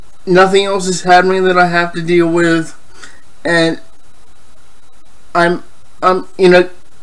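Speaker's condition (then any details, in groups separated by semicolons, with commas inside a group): Cerebral palsy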